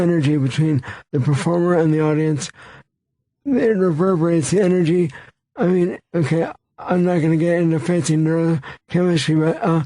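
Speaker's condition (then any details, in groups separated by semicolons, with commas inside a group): Brain injury; caused by car accident; many years since injury, trouble focusing, easily distracted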